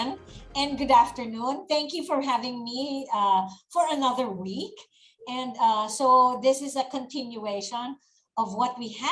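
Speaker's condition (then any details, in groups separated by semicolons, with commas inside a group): No condition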